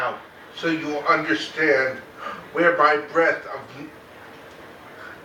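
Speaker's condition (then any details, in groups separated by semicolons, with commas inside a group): Cerebral palsy, mild; mainly affects speech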